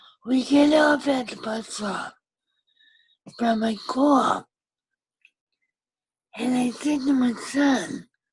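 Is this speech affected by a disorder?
Yes: cerebral palsy with ataxia.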